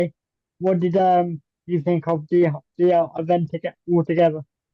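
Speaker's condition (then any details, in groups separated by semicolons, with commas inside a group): Cerebral palsy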